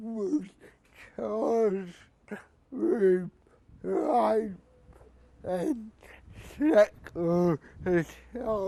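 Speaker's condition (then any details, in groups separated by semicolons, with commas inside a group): Cerebral palsy; since birth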